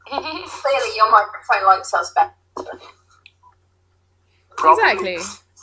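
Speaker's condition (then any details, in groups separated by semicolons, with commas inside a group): No condition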